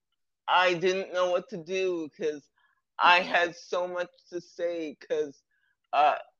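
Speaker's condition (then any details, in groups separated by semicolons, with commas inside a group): Cerebral palsy; present from birth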